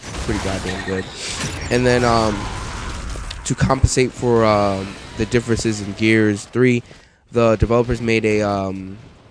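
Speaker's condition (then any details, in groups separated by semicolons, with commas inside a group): No condition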